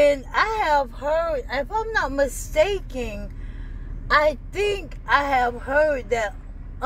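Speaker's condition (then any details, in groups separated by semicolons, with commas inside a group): ALS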